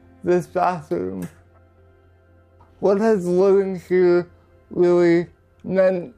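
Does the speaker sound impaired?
Yes: cerebral palsy; power wheelchair user.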